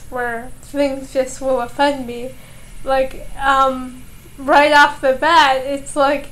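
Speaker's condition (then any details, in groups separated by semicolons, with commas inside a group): Cerebral palsy, mild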